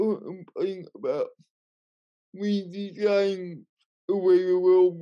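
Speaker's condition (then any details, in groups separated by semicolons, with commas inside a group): Cerebral palsy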